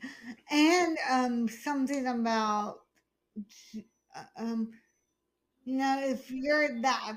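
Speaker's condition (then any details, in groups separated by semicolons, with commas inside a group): Hemiplegic cerebral palsy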